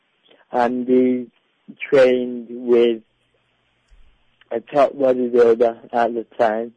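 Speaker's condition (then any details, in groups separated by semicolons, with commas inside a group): Cerebral palsy; predicted never to walk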